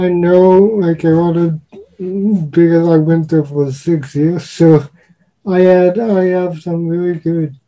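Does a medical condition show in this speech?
Yes: cerebral palsy; uses wheelchair.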